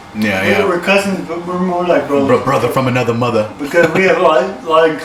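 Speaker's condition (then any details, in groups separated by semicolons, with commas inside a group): Cerebral palsy; from birth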